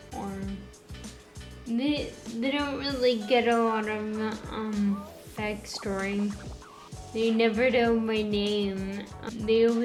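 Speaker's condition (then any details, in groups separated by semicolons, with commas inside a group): Friedreich's ataxia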